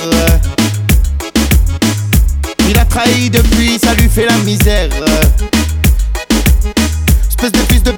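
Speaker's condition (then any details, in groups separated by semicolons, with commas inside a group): No condition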